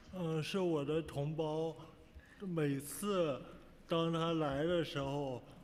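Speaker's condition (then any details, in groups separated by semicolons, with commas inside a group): Cerebral palsy; birth oxygen deprivation; speech impediment, needs extra time, uses interpreter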